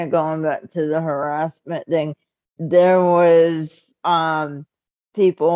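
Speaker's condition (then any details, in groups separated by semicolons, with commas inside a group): Cerebral palsy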